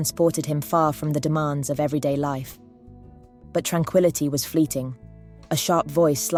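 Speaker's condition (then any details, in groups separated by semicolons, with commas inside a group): No condition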